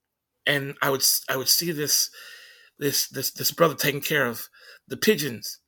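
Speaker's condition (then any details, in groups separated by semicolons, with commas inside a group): Stutter; stutters during conversation, acknowledged by speaker; repeated words, prolonged sounds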